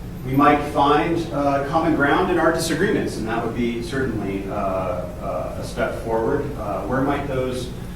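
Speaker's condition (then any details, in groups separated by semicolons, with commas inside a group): No condition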